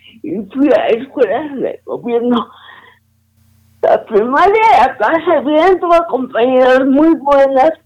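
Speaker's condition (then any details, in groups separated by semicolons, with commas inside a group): Cerebral palsy; premature birth, negligent right knee tumor surgery cut tendons, not walking at 18 months, diagnosed 18-19; some difficulty speaking, able to speak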